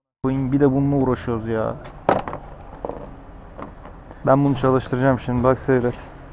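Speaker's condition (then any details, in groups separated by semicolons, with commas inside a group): No condition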